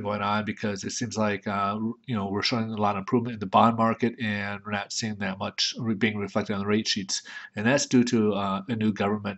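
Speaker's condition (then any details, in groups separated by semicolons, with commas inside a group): No condition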